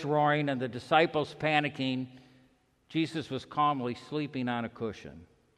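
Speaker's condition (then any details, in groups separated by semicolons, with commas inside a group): No condition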